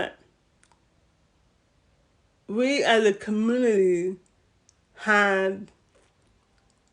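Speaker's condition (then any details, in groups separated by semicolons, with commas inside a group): Cerebral palsy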